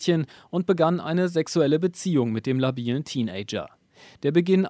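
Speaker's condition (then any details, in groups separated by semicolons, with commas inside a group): No condition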